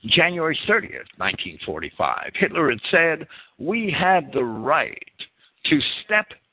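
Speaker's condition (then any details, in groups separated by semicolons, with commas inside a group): No condition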